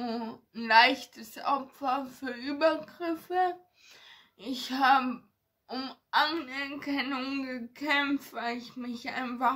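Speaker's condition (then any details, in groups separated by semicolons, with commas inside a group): Ataxia; ataxia affecting hands and fingers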